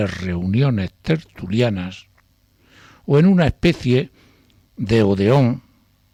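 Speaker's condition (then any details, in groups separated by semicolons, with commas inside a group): No condition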